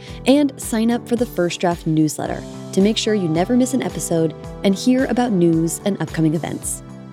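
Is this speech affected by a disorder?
No.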